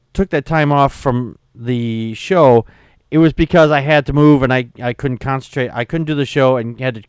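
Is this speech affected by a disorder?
No.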